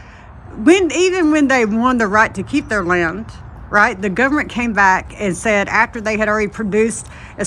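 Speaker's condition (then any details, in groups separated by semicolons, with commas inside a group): No condition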